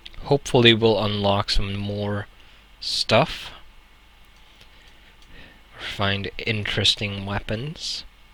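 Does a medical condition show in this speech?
No.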